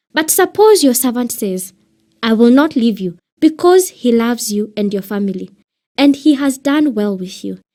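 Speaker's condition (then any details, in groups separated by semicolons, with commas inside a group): No condition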